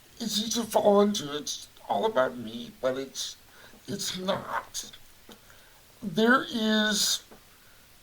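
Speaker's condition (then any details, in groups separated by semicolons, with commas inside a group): Cerebral palsy; voice affected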